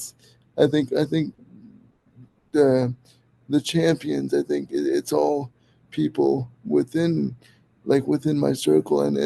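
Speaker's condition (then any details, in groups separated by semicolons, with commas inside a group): Cerebral palsy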